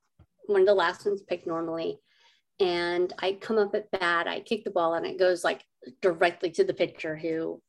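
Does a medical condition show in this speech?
Yes: cleft lip and palate; congenital cleft lip and palate, 25 surgeries; adult.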